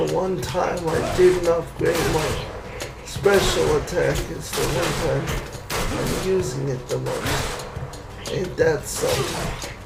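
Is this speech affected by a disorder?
Yes: cerebral palsy.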